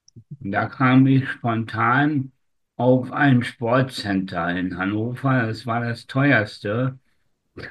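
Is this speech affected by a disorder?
Yes: spastic tetraparesis; largely resolved by own account, age 62.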